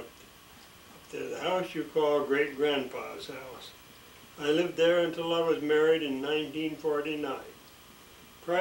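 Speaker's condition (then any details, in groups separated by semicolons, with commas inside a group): ALS; expects swallowing and breathing trouble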